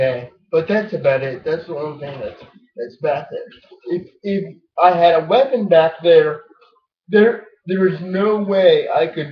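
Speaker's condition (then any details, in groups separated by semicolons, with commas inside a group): Cerebral palsy, spastic diplegia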